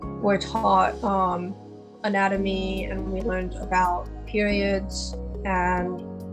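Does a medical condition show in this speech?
No.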